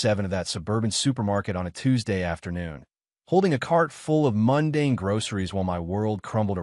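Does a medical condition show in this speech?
No.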